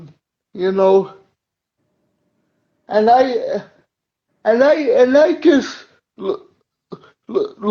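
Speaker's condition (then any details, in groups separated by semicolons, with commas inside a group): Cerebral palsy; uses wheelchair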